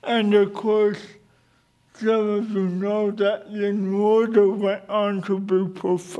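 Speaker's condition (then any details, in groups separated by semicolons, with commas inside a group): Cerebral palsy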